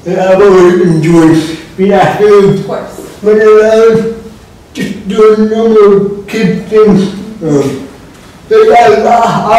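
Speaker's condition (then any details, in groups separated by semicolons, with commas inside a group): Cerebral palsy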